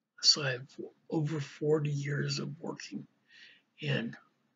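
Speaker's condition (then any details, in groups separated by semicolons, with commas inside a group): Ataxia; balance loss; strong walking imbalance, developed over past year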